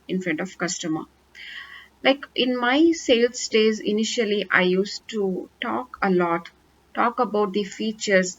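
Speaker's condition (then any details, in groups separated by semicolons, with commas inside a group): No condition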